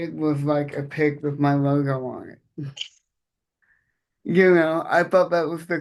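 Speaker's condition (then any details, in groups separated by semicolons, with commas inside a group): Cerebral palsy; from birth, surgeries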